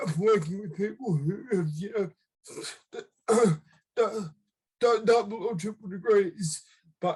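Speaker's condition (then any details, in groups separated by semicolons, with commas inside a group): Cerebral palsy; left-sided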